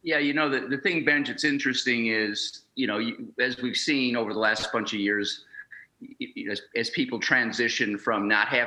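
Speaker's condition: No condition

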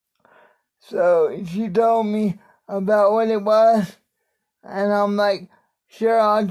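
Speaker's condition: Cerebral palsy; aphasia

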